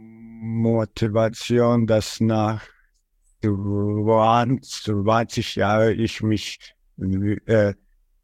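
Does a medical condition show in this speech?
Yes: stuttering; onset age 5, stated as 32 years; phone calls formerly impossible; blocks, monitors speech tension to catch blocks early; here prolonged sounds.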